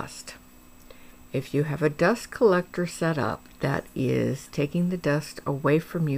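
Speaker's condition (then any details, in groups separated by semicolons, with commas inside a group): No condition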